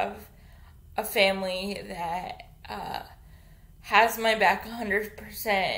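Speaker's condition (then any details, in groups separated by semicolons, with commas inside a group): Cerebral palsy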